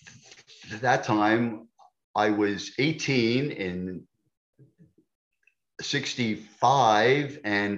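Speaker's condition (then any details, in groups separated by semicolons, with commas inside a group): Stuttering; since childhood, uncle also stuttered, made to speak with marbles in mouth as child; 90% of speech stuttered into 20s, avoided speaking in class due to mockery; prolonged sounds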